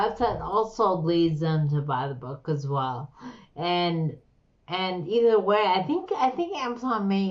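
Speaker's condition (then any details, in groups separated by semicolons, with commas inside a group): Slurred speech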